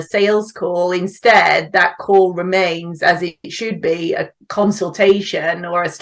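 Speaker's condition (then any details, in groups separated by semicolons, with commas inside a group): No condition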